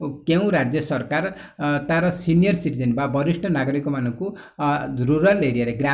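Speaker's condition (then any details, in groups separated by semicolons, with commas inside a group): No condition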